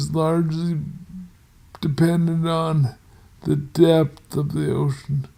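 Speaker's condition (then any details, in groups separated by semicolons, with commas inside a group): Multiple sclerosis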